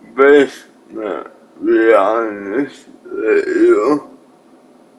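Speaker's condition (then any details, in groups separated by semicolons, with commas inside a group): Cerebral palsy; one hand affected; atypical speech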